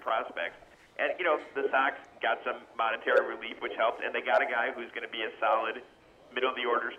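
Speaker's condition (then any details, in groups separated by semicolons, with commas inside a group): No condition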